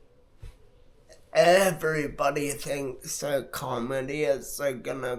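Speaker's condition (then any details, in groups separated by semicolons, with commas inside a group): Multiple sclerosis; affects hands and left arm; coming off MS medication given every six months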